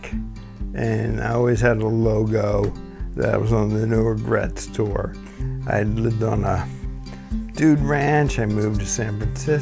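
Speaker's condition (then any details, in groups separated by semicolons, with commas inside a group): ALS; two or more years since diagnosis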